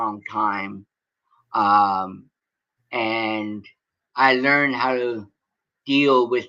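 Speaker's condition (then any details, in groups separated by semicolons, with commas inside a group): Cerebral palsy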